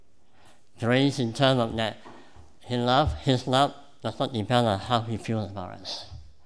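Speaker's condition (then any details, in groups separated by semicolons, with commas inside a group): Cleft palate; congenital cleft palate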